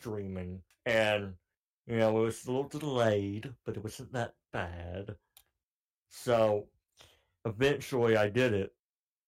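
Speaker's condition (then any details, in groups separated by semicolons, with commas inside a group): Cleft palate; cleft palate since childhood, surgical repair in childhood; voice sounds deeper than it is, deeper over mic, cannot say certain words, frequent mispronunciations, speech impediment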